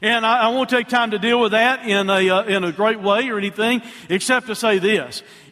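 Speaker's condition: No condition

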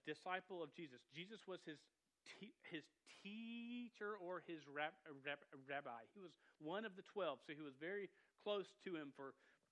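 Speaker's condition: Stuttering; stutter noticed by listeners after speaking in big church, regular youth group unaware of it; repeated sounds, repeated words, prolonged sounds, blocks

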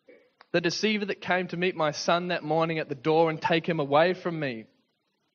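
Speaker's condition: No condition

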